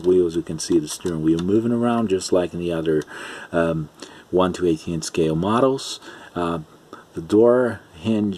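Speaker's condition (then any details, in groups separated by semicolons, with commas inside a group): No condition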